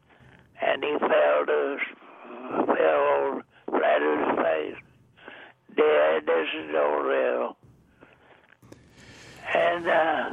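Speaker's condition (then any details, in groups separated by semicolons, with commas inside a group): Deafness; also blind, age 99; blind and deaf at interview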